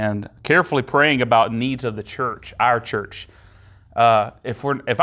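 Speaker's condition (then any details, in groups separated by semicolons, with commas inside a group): No condition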